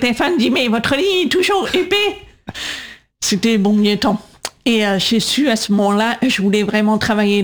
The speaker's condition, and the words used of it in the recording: Deafness. Mais l'intelligence artificielle n'a pas été entraînée par les voix atypiques, par les voix accentuées.